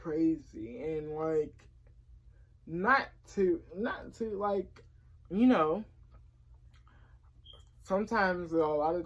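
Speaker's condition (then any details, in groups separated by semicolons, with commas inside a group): Cerebral palsy; since early childhood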